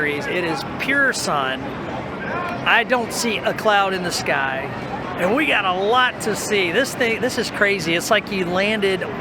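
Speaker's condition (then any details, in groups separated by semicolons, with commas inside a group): No condition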